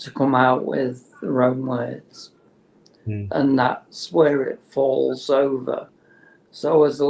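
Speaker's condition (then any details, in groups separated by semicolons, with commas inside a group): Motor neurone disease; terminal, no cure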